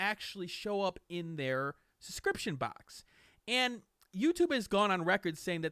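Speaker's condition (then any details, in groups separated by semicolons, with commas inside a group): No condition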